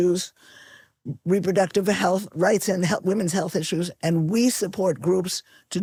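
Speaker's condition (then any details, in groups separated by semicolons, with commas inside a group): No condition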